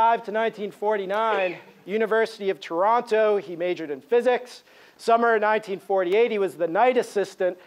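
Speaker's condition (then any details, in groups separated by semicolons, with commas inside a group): No condition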